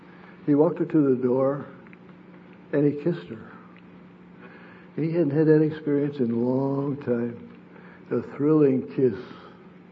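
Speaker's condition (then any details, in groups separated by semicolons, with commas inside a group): Parkinson's disease; sleep disrupted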